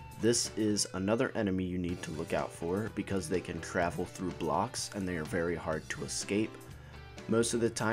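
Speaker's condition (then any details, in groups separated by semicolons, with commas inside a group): No condition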